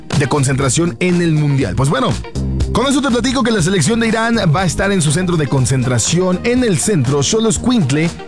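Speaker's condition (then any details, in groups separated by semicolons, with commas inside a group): No condition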